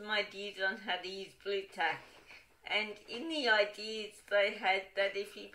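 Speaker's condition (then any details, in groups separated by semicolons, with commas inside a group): Cerebral palsy, dystonic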